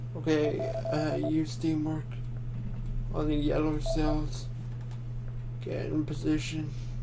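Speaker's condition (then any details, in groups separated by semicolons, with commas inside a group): Quadriplegic cerebral palsy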